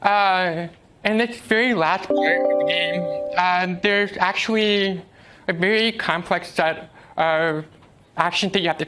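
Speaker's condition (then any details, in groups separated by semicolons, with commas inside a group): Deafness; uses American Sign Language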